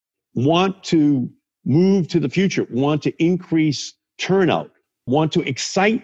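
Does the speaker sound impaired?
No.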